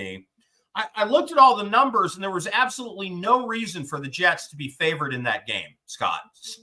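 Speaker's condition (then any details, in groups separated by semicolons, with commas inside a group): No condition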